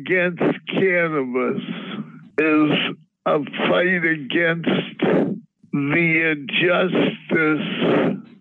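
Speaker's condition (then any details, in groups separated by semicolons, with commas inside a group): Parkinson's disease; preferred by tincture dropper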